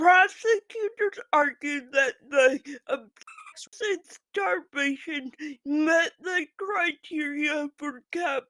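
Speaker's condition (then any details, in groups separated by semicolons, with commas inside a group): Physical speech impairment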